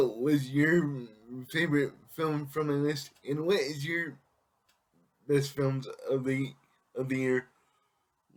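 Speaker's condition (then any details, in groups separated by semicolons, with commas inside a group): Cerebral palsy; affects all muscles; able to speak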